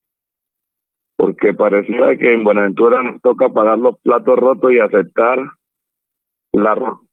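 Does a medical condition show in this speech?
No.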